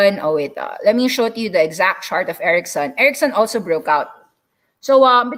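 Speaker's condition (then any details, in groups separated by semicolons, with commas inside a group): No condition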